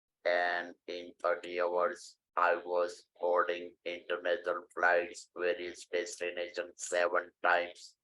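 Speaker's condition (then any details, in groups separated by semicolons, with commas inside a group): Stage IV larynx cancer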